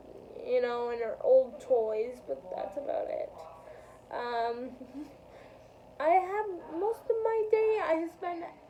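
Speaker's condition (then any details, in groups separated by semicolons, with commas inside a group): Cerebral palsy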